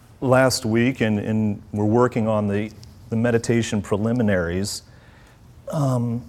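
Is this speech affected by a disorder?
No.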